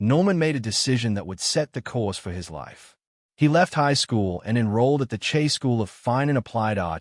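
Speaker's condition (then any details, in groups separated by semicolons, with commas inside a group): No condition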